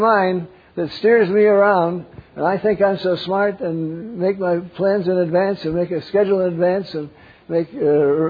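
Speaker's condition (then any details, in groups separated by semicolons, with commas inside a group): Parkinson's; wakes up around 3 am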